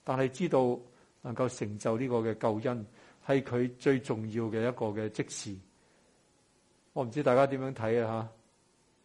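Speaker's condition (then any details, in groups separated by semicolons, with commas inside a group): No condition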